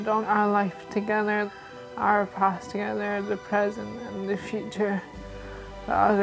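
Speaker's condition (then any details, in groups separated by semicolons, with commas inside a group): Motor neurone disease; onset in left hand; progressing, harder to push up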